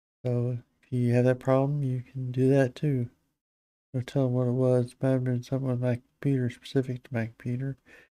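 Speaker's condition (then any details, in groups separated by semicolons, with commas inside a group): Parkinson's disease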